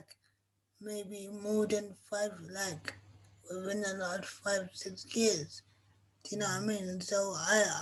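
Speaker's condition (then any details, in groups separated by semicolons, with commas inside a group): Cerebral palsy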